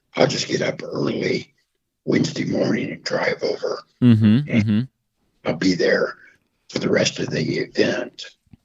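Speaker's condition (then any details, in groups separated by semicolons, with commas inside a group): Throat cancer, half voicebox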